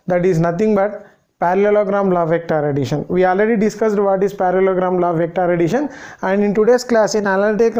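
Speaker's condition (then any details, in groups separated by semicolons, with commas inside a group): No condition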